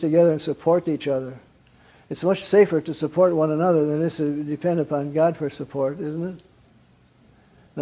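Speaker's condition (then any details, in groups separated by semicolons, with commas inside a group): Parkinson's; wakes at night, gets up around 3 am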